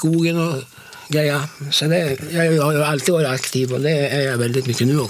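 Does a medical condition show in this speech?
Yes: Parkinson's disease; Parkinson 18 years before transplant, nearly 8 million stem cells transplanted into brain, study participant; over 3 years since transplant, treatment completed, much improved, no longer in pain, functions roughly as before.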